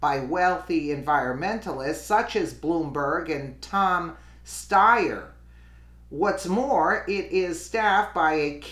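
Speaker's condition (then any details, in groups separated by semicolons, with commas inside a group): No condition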